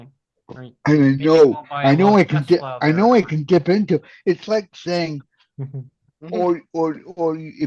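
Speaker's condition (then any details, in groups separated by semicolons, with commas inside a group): Cerebral palsy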